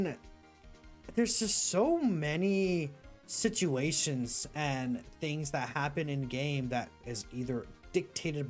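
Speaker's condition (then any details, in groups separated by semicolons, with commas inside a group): No condition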